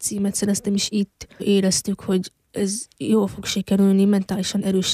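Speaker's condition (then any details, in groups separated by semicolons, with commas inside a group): Hearing loss since birth; congenital, found at age one, device with surgery at 2.5, eight ear operations (3 left, 5 right) until ten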